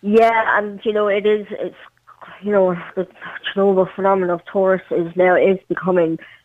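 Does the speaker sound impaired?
Yes: cleft palate; congenital, parents' Chernobyl radiation exposure, premature, over twenty surgeries, leg amputated, prosthetic limb age 12; all needed treatment received in Ireland, leads normal active life.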